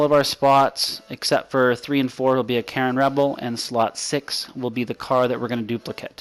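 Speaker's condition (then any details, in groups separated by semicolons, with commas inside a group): No condition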